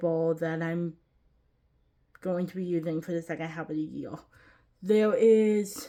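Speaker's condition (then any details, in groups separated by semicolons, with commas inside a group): Cerebral palsy, quadriplegic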